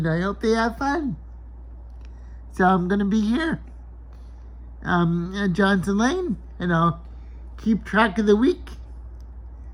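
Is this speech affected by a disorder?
Yes: cerebral palsy.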